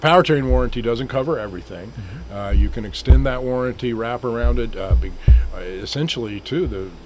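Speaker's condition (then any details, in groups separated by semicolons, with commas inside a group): No condition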